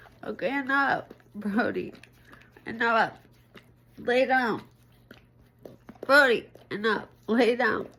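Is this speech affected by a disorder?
Yes: ALS.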